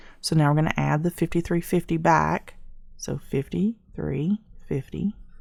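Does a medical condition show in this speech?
No.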